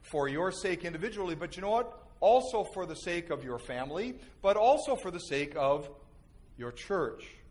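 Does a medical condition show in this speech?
No.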